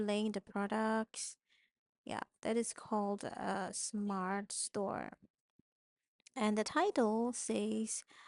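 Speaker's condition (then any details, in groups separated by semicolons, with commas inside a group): No condition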